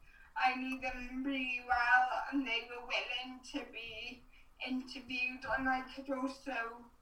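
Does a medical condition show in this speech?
Yes: cerebral palsy.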